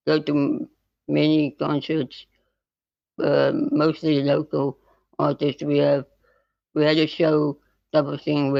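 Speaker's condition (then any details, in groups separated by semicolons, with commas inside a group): Spinal muscular atrophy type 2; type 2, progressive muscle wasting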